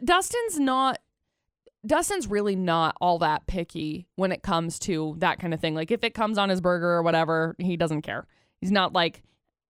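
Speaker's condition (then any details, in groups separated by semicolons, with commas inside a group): No condition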